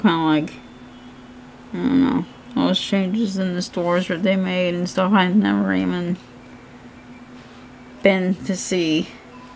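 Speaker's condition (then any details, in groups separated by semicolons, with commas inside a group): Cerebral palsy; hands affected, shaking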